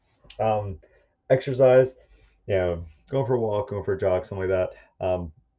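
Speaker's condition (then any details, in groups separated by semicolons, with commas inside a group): No condition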